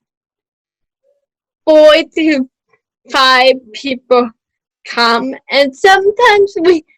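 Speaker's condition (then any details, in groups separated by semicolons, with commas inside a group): Cerebral palsy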